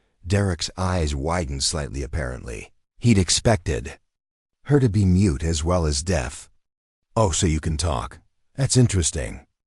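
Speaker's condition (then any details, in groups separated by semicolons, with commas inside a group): No condition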